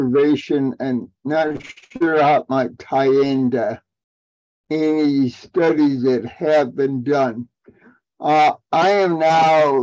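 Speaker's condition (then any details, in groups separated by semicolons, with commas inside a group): Cerebral palsy; chronic fatigue since mid 50s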